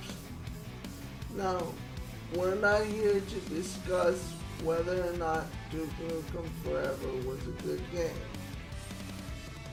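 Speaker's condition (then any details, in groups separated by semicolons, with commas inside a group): Cerebral palsy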